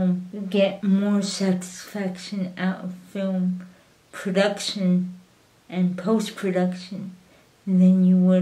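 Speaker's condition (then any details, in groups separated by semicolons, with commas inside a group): Cerebral palsy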